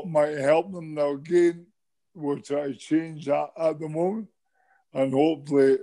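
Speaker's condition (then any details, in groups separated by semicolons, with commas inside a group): MND; speaks well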